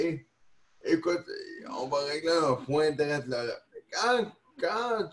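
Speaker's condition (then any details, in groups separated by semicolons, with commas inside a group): Neonatal cerebral palsy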